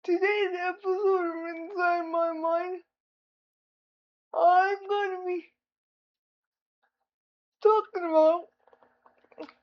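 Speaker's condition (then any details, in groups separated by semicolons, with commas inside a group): Cerebral palsy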